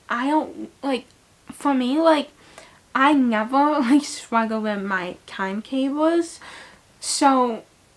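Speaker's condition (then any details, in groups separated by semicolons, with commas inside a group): Cerebral palsy; had speech therapy at school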